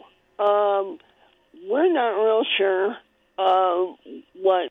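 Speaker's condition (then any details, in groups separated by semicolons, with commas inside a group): Cleft palate; congenital, present from birth, spoon feeding needed in early childhood; spoon feeding needed at one point in early childhood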